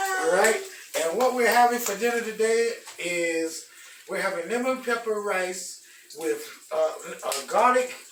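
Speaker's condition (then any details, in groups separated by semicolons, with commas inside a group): No condition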